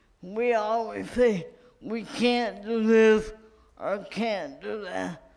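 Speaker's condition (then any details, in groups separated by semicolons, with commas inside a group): Cerebral palsy; from birth, uses wheelchair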